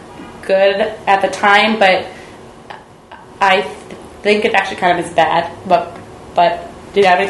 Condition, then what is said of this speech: Stuttering. I'm going to be trying to stutter more because I'm not going to try to avoid it.